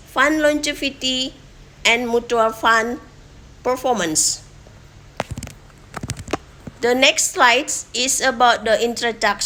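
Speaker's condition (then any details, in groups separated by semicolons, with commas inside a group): No condition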